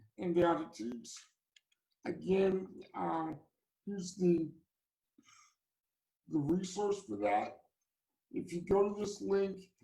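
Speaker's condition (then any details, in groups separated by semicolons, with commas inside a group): Cerebral palsy; from birth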